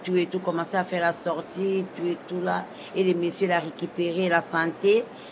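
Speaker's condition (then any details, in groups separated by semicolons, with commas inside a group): No condition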